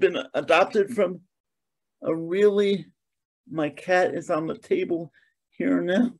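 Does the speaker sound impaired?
Yes: cerebral palsy; present from birth, diagnosed at about six months, stiff as infant, mainly lower limbs affected.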